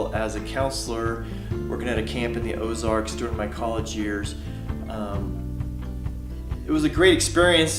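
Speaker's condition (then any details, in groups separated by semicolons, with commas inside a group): No condition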